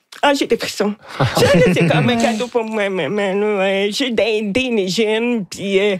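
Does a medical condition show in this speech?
Yes: hearing loss with cochlear implant; hard of hearing, removed at night, hears nothing without implant, familial deafness; own singing described as not very nice.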